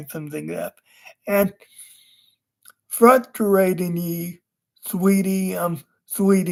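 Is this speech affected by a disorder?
Yes: cerebral palsy; wheelchair user, unable to walk.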